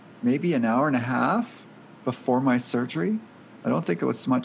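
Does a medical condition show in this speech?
No.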